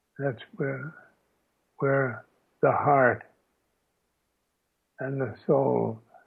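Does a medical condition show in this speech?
Yes: aphasia after stroke; speech lost then regained, talking again publicly after stroke; halting speech during recording; halting speech with pauses.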